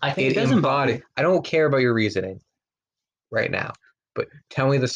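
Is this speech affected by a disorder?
No.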